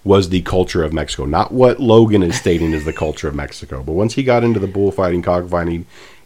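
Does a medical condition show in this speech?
No.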